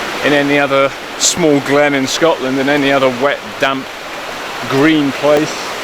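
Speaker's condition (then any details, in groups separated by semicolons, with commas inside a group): No condition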